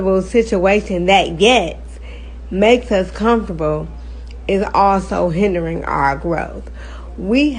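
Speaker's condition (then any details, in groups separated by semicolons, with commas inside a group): Cerebral palsy, spastic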